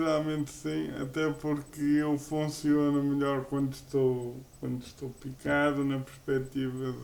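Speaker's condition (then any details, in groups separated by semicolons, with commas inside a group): Cerebral palsy; uses a wheelchair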